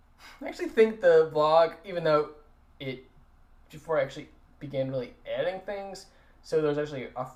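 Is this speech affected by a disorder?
No.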